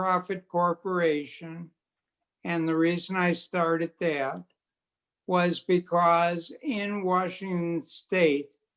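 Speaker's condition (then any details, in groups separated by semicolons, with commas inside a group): Multiple sclerosis; quadriplegic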